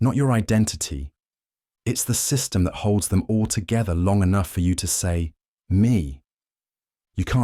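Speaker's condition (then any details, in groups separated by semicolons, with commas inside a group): No condition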